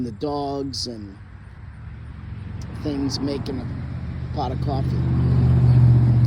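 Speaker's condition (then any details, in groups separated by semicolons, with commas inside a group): No condition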